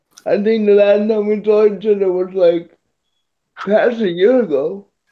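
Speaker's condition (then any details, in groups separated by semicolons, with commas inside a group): Cerebral palsy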